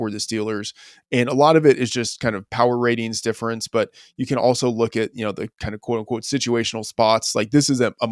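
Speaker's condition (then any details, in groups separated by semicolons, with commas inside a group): No condition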